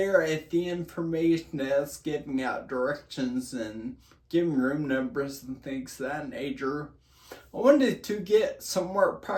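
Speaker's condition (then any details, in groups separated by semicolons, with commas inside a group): Brain injury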